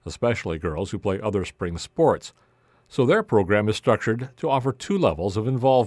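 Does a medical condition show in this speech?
No.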